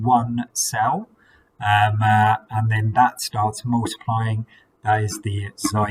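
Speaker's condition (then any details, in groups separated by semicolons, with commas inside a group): No condition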